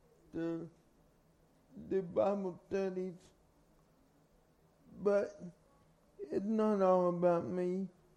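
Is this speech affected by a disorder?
Yes: cerebral palsy; from birth.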